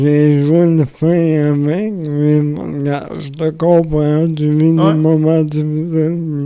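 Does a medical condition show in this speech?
Yes: amyotrophic lateral sclerosis.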